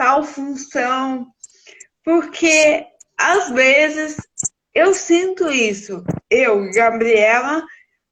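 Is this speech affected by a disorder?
Yes: cerebral palsy.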